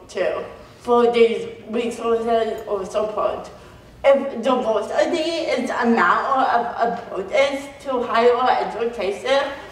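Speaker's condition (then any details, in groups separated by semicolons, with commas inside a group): Cerebral palsy; phone speech misunderstood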